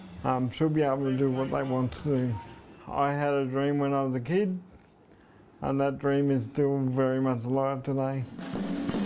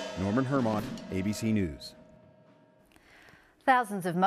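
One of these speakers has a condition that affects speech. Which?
The first: cerebral palsy; from birth, wheelchair user.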